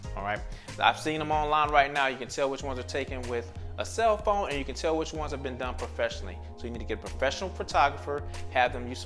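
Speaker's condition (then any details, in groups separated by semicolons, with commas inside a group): No condition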